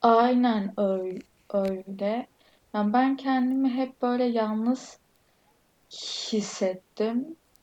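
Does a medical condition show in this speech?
Yes: stuttering; other stutterers in family, attends stuttering self-help groups; stuttering a lot during recording; frequent part-word and syllable repetitions, fillers, heavy stuttering; here repeated sounds, prolonged sounds.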